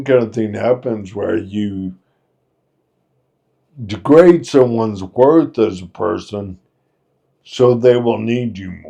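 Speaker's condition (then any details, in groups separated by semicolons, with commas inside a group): Friedreich's ataxia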